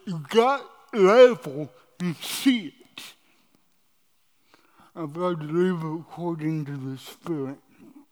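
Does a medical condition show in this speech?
Yes: cerebral palsy.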